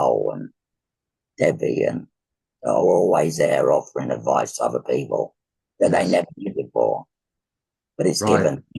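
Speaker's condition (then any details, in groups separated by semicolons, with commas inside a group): Laryngectomy for laryngeal cancer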